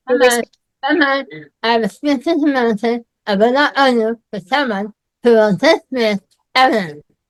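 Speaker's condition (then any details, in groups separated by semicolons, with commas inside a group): Myasthenia gravis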